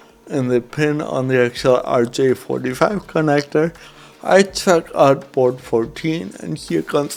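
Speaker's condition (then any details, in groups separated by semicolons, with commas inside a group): Cerebral palsy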